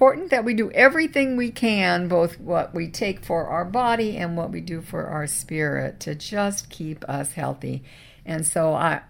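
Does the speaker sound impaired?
No.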